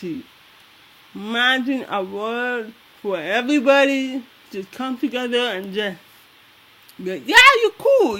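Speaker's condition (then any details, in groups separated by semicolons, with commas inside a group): Cerebral palsy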